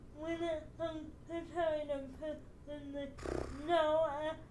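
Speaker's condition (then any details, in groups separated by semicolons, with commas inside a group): Cerebral palsy, spastic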